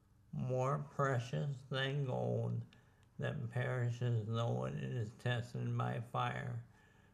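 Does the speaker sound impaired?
Yes: ALS; terminal, crippling disease; some speaking ability already lost.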